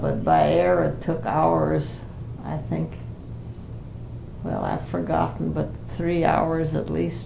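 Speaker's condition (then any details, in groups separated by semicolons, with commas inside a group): Parkinson's; not very able to do much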